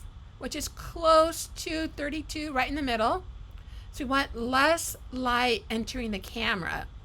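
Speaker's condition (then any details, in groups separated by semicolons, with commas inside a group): No condition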